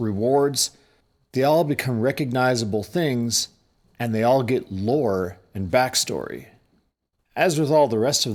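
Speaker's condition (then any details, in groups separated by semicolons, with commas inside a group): No condition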